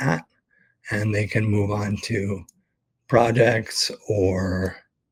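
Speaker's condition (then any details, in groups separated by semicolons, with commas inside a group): ALS; expects to lose voice very soon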